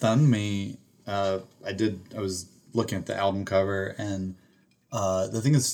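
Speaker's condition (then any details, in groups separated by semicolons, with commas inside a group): No condition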